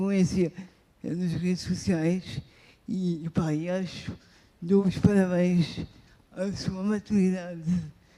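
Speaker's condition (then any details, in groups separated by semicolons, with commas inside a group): Cerebral palsy; wheelchair user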